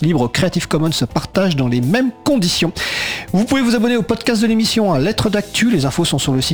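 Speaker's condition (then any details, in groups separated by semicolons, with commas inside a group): No condition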